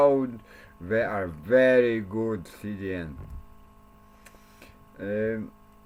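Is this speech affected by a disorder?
Yes: cerebral palsy; speech not very clear.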